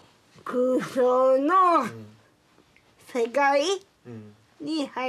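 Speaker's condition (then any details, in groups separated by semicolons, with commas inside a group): Cerebral palsy; severe, wheelchair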